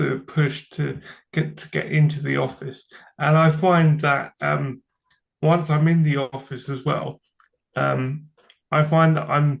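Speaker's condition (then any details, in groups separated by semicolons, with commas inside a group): Cerebral palsy; from birth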